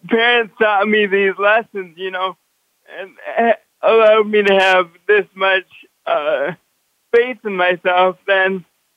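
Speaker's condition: Cerebral palsy; brain cannot reliably direct muscles

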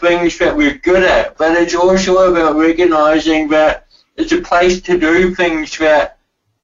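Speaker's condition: Cerebral palsy; cerebral palsy from birth

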